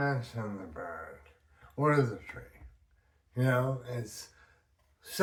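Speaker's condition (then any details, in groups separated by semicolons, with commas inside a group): Brain injury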